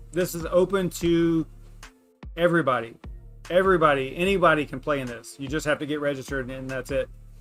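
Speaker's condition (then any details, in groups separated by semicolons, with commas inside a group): No condition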